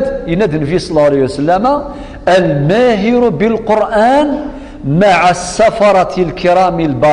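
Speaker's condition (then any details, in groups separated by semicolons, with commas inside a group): No condition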